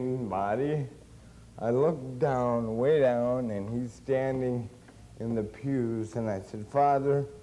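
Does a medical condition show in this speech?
Yes: cerebral palsy; since birth.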